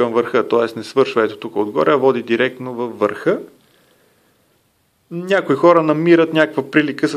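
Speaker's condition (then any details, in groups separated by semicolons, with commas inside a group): No condition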